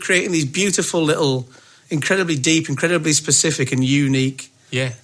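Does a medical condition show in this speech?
No.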